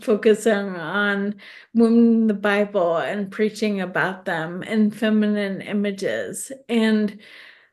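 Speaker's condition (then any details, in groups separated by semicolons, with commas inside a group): ALS; progressive neurological disease, tongue fasciculations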